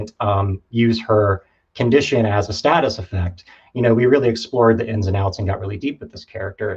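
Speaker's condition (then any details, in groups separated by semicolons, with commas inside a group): No condition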